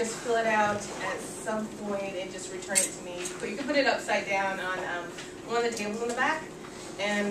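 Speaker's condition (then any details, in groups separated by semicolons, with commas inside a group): No condition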